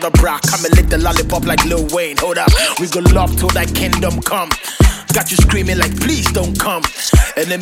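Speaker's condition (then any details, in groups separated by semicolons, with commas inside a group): No condition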